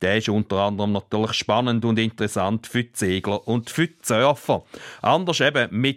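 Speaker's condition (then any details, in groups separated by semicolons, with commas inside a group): No condition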